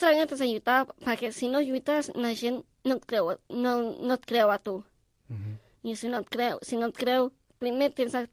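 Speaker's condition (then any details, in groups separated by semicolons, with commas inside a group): Down syndrome; four hours instead of one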